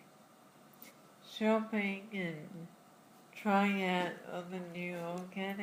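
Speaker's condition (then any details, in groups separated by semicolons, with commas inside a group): Friedreich's ataxia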